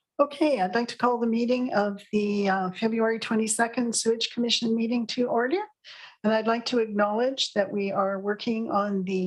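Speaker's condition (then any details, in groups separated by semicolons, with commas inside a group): No condition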